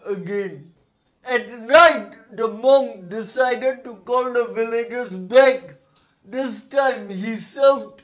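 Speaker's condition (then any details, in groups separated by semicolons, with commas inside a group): Cerebral palsy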